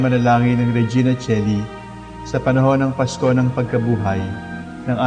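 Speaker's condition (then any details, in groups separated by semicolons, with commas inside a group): No condition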